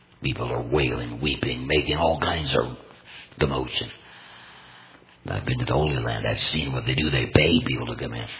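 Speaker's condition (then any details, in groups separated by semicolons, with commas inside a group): Total laryngectomy; complete laryngectomy for larynx cancer, voice prosthesis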